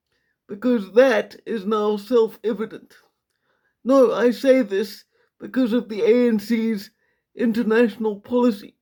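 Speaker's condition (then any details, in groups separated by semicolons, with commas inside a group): Quadriplegic cerebral palsy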